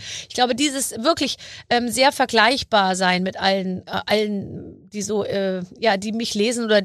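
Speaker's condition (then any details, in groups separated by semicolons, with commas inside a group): No condition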